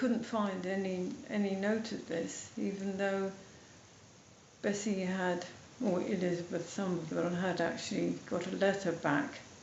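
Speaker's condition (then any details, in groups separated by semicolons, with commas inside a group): MND, mild; speech slightly affected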